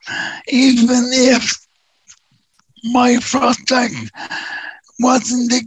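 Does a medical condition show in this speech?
Yes: neurofibromatosis type 2; voice shot from brain stem tumor, surgery hoped to improve voice and hearing.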